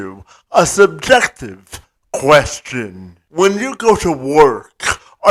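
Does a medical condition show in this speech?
Yes: cerebral palsy; present from birth.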